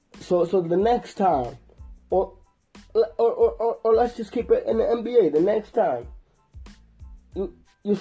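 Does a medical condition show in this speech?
Yes: stuttering; may stutter during podcast; here repeated sounds, prolonged sounds.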